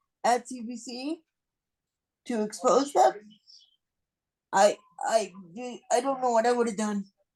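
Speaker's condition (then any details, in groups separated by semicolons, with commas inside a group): Cerebral palsy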